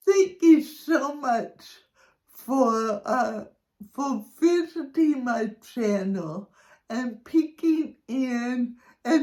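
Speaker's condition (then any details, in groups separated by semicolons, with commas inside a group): Cerebral palsy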